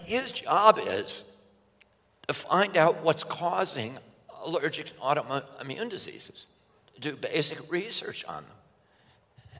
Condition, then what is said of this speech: Dystonia. I just want everyone to know he's not like sick or upset.